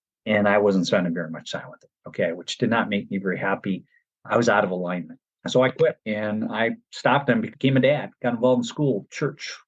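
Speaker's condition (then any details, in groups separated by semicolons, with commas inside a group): No condition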